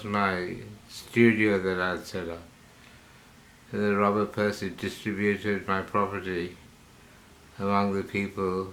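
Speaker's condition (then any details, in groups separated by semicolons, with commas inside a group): Parkinsonism; hypersalivation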